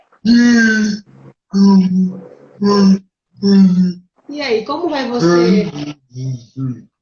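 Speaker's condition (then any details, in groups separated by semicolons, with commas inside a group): Cerebral palsy; wheelchair user, little right foot movement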